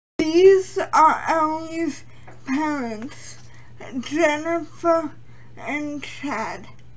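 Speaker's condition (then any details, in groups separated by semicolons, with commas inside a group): Cerebral palsy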